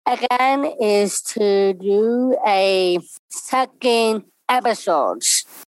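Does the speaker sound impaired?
Yes: Down syndrome; congenital, extra chromosome, body and brain develop differently.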